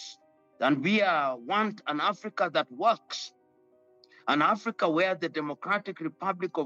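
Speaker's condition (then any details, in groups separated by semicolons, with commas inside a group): No condition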